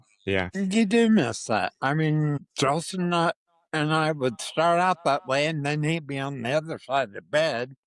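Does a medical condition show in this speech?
Yes: Parkinson's disease.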